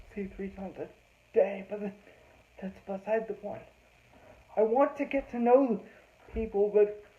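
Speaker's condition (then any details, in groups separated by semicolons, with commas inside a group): Cerebral palsy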